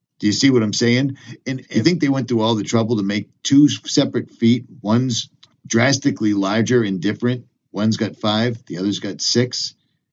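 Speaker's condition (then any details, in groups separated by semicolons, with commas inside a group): No condition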